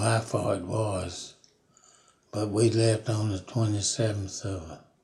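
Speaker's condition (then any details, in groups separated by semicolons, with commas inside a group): Parkinson's disease; fallen 19 times in yard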